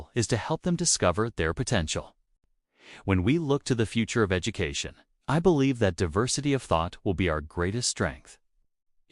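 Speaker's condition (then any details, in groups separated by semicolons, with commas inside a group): No condition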